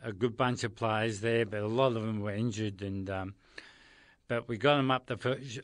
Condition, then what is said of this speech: ALS (motor neuron disease). And apart from your speech, you look very, very well.